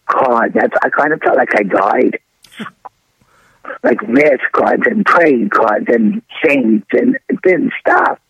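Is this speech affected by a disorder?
Yes: throat cancer; throat tumor found by throat specialist at Columbia Presbyterian, multiple surgeries, long recovery; trouble swallowing at onset, first treated as strep, later unable to swallow or breathe.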